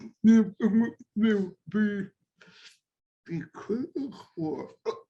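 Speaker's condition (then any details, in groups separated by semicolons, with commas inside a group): Vocal dystonia; voice breaks, spasms, throat tightness, hoarseness, hard to understand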